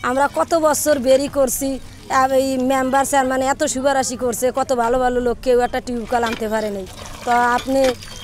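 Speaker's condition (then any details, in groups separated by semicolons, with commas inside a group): No condition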